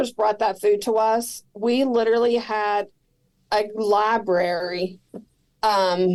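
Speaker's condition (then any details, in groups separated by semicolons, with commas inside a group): No condition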